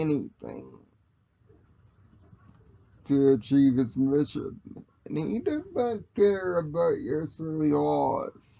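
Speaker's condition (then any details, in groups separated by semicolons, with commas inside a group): Cerebral palsy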